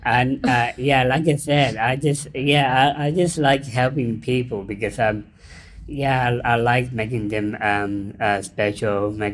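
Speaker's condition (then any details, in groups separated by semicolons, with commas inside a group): Down syndrome; intellectual disability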